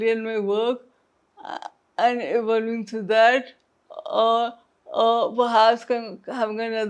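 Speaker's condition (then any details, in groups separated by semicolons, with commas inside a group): Traumatic brain injury; home speech exercises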